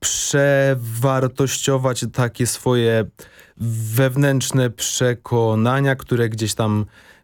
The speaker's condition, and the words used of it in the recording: Stuttering. Tak jak na przykład u mnie w tej chwili, ja gdzieś też odczuwam pewien poziom strachu i pewien poziom napięcia, ale tak czy inaczej podjąłem decyzję, że tutaj przychodzę.